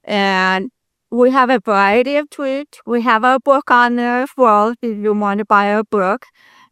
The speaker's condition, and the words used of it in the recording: Deafness. Yeah, I had a helper, but I think you speak very well.